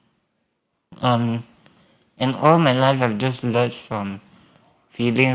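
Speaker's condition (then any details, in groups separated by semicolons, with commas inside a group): Spinal muscular atrophy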